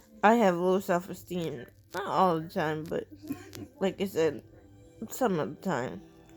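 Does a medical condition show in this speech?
Yes: cerebral palsy.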